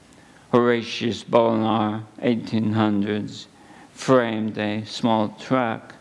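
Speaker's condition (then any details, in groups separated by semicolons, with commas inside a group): ALS; at least a couple of months since diagnosis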